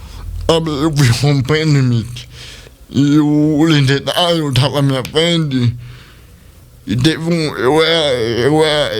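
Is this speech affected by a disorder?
Yes: cerebral palsy; speech not normal.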